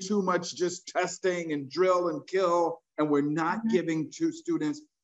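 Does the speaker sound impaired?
No.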